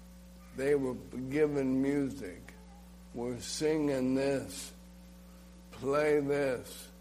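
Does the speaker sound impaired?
Yes: ALS; diagnosed last summer, end of life approaching, muscles quickly stopping working, legs affected, drops things.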